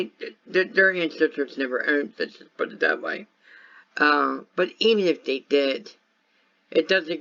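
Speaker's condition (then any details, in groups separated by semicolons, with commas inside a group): Cerebral palsy; voice sound affected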